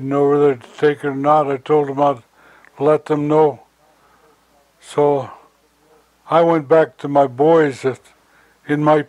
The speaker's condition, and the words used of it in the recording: Stroke. His voice is shaky, but his spirit carries a strong conviction.